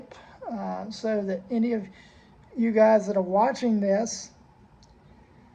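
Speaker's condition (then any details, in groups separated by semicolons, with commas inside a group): Cerebral palsy; spasticity, muscle stiffness, baclofen pump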